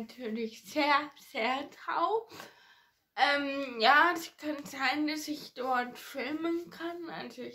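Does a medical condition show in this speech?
Yes: ataxia; ataxia affecting hands and fingers.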